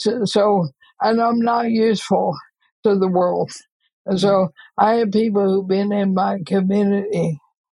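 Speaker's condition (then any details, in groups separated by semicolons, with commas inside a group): ALS; estimated little over a year to live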